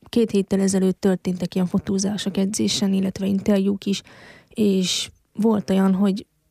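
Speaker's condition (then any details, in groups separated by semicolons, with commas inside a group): Hearing loss since birth; congenital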